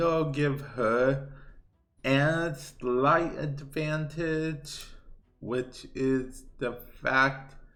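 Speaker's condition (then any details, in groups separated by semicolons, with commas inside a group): Cerebral palsy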